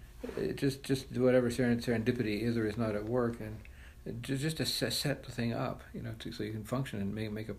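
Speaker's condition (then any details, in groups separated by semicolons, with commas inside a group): Parkinson's disease; Parkinson's disease for quite a while; traveling increasingly difficult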